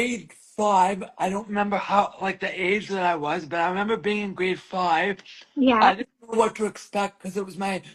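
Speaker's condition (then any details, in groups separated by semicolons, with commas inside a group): Cerebral palsy; spastic diplegia, all limbs, legs worse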